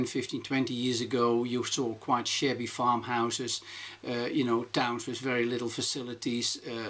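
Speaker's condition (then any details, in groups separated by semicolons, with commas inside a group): No condition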